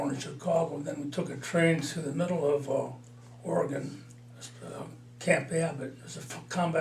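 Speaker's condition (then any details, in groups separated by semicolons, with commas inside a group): Parkinson's disease; mild, about four years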